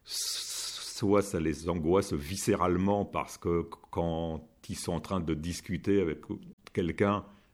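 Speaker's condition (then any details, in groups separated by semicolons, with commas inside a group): Stuttering; at storytelling start needed body tension, striking chest and arms to overcome blocks, still some; stutter audible to listeners during interview; voice can block, gets stuck mid-sentence, eased by storytelling voice with stronger projection; repeated sounds, prolonged sounds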